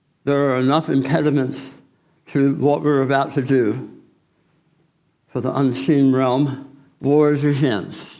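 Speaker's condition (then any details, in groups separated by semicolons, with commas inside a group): Tongue cancer surgery; 30% right tongue removed, radiation, chemo, half mandible titanium; about 10 years post-treatment, jaw fracture, four surgeries; noticeable diction difficulties, swallowing and saliva problems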